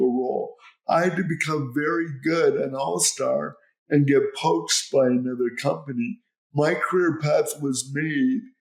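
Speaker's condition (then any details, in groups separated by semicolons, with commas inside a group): Cerebral palsy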